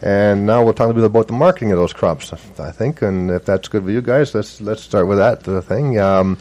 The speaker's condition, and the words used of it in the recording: None; typical speech.